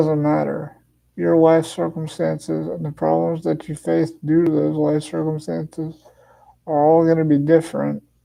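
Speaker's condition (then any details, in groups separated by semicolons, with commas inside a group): Cerebral palsy; has had speech therapy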